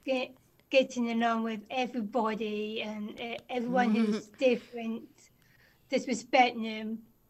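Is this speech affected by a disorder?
Yes: Down syndrome; speech developed well, helped by childhood voice work and speech work combined with movement in drama.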